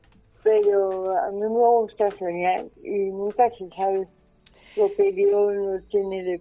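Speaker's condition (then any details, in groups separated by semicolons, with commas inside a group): Cerebral palsy; cerebral palsy from birth, oxygen loss after midwife abandonment, hospital Virgen de la Salud Toledo; age 47, increasingly dependent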